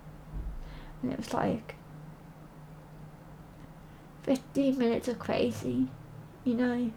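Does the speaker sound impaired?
Yes: cerebral palsy.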